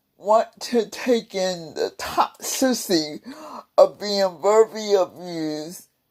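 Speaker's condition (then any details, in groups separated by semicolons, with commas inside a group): Cerebral palsy; several unnoticed strokes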